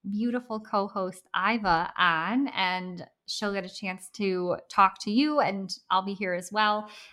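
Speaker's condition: Bilateral cleft lip and palate; congenital, born essentially without palate

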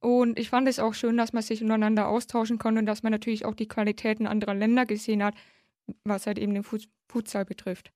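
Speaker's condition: Hard of hearing since birth, congenital, cochlear implant, severe

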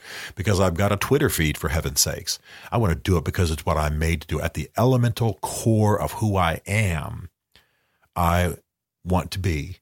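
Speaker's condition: No condition

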